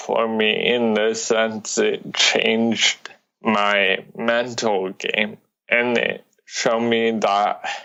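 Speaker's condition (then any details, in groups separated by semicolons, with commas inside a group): Cerebral palsy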